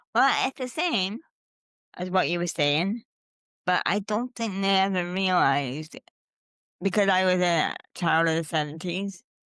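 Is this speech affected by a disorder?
Yes: cerebral palsy.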